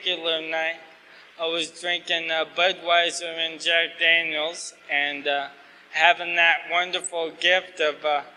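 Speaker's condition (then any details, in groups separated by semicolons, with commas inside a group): ALS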